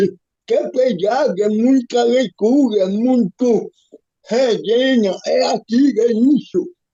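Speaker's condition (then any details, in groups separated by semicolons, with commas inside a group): Cerebral palsy; physical disability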